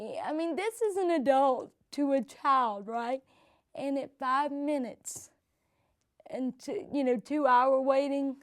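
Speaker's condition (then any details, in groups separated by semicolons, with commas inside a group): Cerebral palsy; from birth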